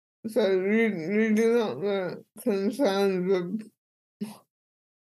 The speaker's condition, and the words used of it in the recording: Cerebral palsy. But they're also different because I don't care about or book about every speech impediment.